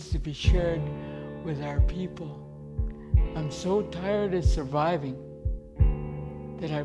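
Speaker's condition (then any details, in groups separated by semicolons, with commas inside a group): Cerebral palsy; present from birth, late diagnosis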